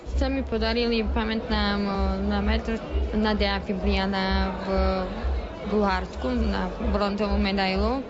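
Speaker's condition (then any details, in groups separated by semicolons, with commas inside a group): Deafness; born hearing, near-total hearing loss in early childhood, caused by medicines given as treatment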